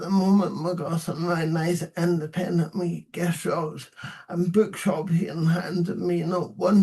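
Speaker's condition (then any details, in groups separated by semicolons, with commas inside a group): Cerebral palsy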